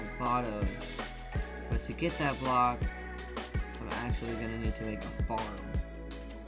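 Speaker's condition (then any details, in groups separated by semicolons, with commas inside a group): No condition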